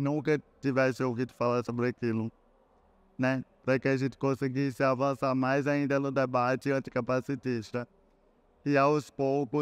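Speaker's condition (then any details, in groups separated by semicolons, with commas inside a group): Cerebral palsy; relearned talking after onset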